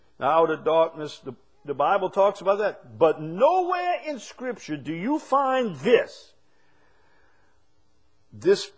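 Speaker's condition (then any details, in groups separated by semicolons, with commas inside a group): No condition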